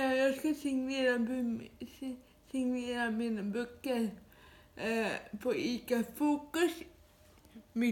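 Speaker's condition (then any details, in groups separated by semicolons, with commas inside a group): Dyskinetic cerebral palsy; dyskinetic form, severe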